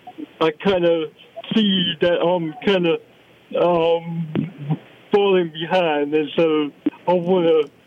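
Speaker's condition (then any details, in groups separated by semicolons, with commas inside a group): Cerebral palsy; balance issue; noticing physical decline, returning to physical therapy after little therapy last year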